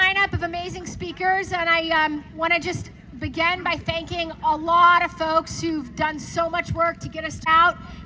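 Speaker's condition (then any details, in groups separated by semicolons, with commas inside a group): No condition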